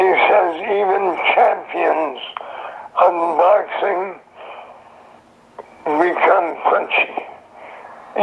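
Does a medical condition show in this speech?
Yes: throat cancer; survivor.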